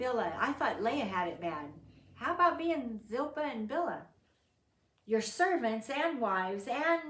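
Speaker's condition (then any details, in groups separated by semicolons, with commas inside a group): No condition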